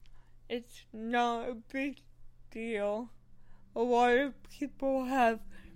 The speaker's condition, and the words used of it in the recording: Cerebral palsy. And then my speech therapist and I just keep going over and over